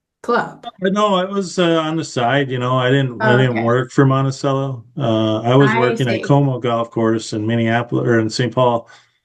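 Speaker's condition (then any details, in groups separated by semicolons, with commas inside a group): No condition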